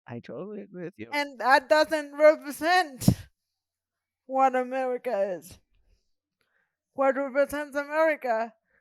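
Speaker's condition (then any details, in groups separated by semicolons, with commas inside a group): Cerebral palsy; present from birth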